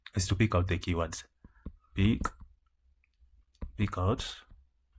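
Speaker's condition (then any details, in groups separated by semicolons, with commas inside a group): No condition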